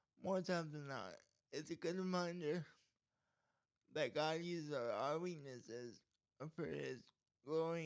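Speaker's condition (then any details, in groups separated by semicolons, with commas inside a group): Cerebral palsy; speech problem from condition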